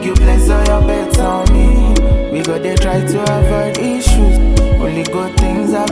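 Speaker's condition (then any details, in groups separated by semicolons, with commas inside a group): No condition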